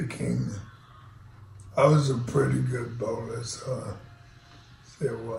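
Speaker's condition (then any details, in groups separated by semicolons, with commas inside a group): ALS; onset left foot drop, then left leg weakness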